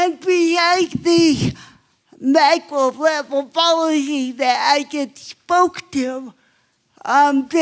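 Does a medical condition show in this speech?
Yes: cerebral palsy; obvious speech impairment.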